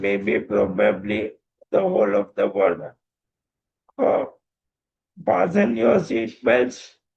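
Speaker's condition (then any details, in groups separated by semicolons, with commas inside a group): Motor neurone disease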